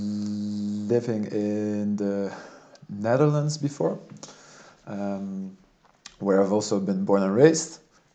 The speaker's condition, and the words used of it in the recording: Stuttering. And I think it's important for the people who hear this, the listeners, that they understand why I sometimes talk and breathe a bit differently than they're used to.